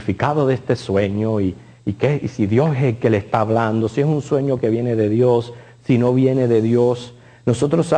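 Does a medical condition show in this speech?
No.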